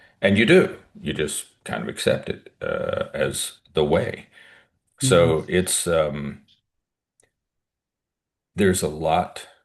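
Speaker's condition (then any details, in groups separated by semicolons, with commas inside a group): No condition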